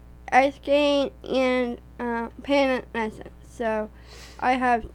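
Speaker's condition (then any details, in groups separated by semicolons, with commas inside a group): Down syndrome; extra chromosome, present from birth, diagnosed after birth, now 16 years old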